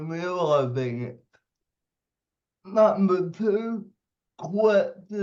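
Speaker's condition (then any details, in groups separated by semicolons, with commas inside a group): Cerebral palsy; fine motor skills severely limited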